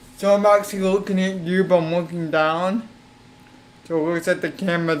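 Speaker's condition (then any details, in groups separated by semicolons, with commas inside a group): Cerebral palsy; affects legs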